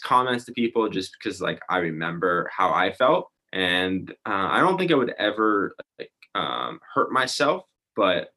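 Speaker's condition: Stuttering; stuttering affected after childhood brain injury with paralysis and hospital stay; once unable to talk at all, became basically mute, would not talk in class; repeated sounds, prolonged sounds

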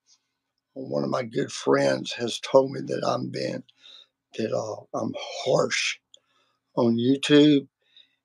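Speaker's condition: Vocal cord surgery; voice may sound harsh or grouchier than intended

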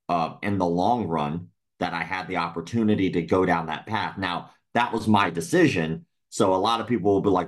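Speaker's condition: Cleft lip and palate; present from birth; speech impediment still present

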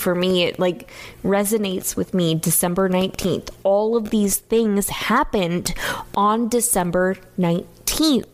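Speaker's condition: No condition

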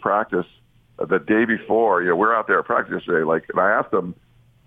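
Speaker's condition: No condition

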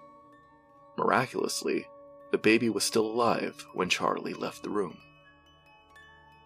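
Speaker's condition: No condition

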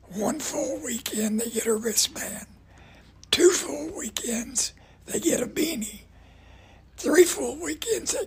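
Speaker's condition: Voice damage from cancer; cancer damage to voice box

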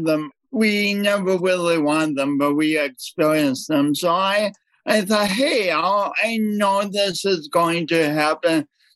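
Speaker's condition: Speech impediment from birth injury; listeners need cues to understand

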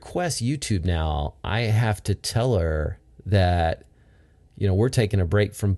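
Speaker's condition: No condition

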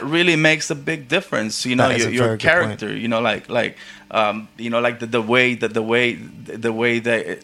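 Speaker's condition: Stuttering; intermittent stutter, cause unknown, possibly tiredness or teasing, formerly avoided speaking from embarrassment; stutters at times, apologises and laughs at self to reset, stutter then goes away; repeated sounds, repeated words

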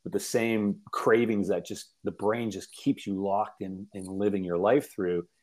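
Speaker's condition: No condition

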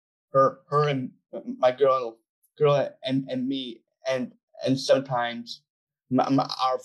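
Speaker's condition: Down syndrome; hosts own podcast

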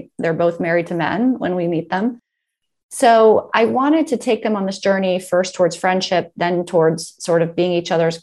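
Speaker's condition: No condition

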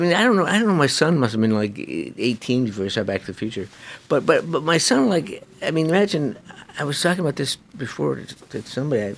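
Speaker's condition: Parkinson's disease; young onset

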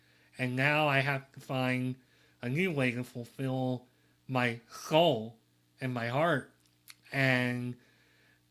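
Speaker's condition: Cleft lip and palate

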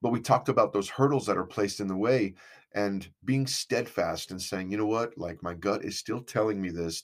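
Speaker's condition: No condition

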